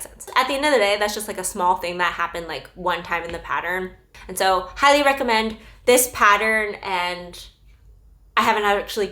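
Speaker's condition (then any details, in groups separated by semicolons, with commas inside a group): No condition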